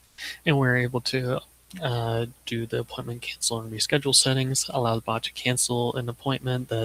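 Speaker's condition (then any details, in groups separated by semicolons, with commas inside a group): No condition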